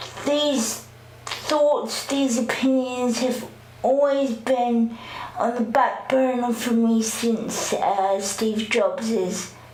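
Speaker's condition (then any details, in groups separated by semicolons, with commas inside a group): Cerebral palsy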